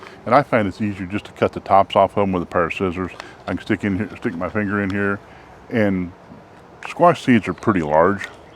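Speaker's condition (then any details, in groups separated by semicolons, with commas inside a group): No condition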